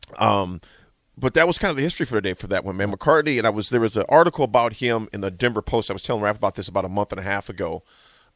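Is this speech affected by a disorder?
No.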